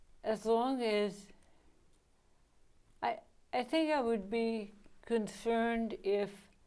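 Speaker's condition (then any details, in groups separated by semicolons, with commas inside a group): ALS; right hand onset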